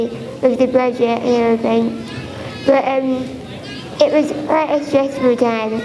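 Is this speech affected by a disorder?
Yes: spinal muscular atrophy.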